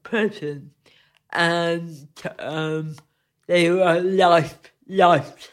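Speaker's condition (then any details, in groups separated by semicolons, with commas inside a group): Cerebral palsy; from birth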